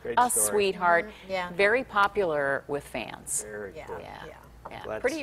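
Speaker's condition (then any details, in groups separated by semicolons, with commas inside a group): No condition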